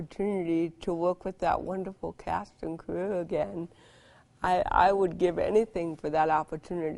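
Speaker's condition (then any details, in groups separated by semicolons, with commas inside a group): Cerebral palsy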